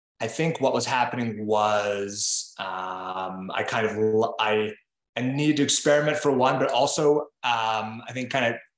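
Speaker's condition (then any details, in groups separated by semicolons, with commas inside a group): Stutter; stutter since childhood, speech therapy as child, attended stuttering meetings in California twice in a year; stutter persisting in adulthood, audible in conversation; frequent fillers um and uh, word and phrase repetitions, coping mechanisms to hide stutter; repeated words, prolonged sounds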